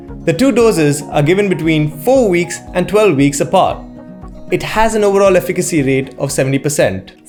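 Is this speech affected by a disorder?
No.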